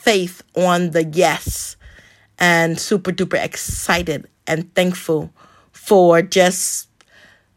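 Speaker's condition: Stutter; stutters while hosting podcast, not seen as a problem; blocks

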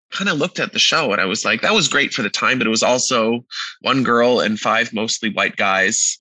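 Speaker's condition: No condition

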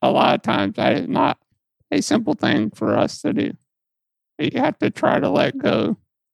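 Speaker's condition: Muscular dystrophy; lifelong

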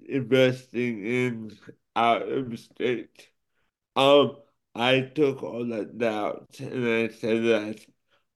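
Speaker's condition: Cerebral palsy; affects speech and motor skills

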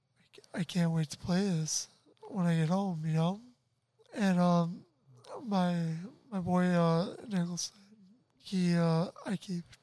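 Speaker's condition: Tracheostomy, ventilator dependent; ventilator 24 hours a day through tracheostomy, cannot breathe on own

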